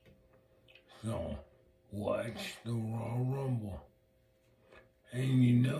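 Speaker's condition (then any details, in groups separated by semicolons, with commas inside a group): Multiple sclerosis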